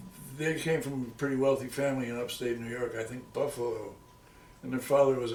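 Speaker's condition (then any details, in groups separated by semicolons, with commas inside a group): No condition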